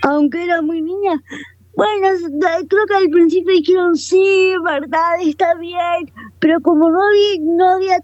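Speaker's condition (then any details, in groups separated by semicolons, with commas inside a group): Cerebral palsy, quadriparesis; wheelchair user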